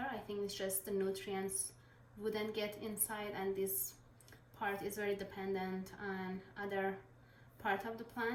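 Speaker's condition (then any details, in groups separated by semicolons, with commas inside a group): No condition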